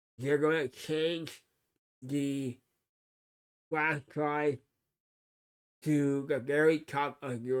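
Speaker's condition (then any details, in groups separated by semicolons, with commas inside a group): Cerebral palsy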